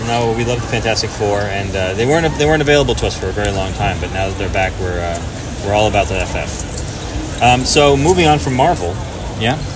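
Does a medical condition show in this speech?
No.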